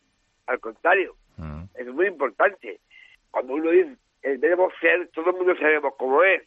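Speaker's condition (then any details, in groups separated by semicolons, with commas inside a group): Down syndrome; trisomy 21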